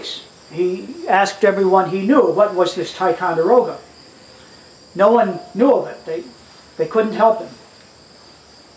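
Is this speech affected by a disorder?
No.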